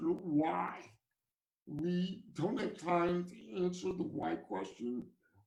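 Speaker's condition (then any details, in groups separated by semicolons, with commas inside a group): Cerebral palsy; from birth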